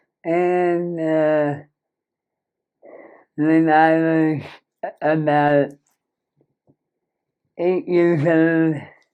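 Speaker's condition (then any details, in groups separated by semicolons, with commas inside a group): Moebius syndrome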